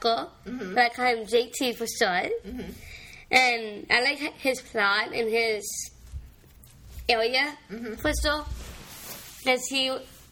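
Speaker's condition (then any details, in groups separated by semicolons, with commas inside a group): Down syndrome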